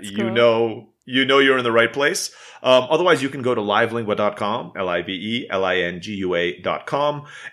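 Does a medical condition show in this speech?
No.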